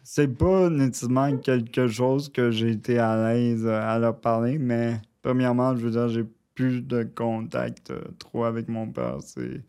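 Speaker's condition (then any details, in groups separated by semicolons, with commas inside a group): Cerebral palsy, near quadriplegia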